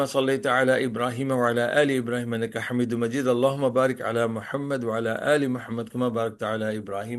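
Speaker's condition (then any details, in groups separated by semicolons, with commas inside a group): No condition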